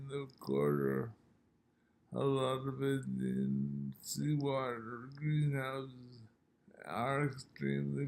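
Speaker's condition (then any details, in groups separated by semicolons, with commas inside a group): Multiple sclerosis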